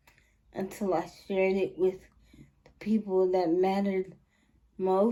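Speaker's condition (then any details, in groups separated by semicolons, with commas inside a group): Cerebral palsy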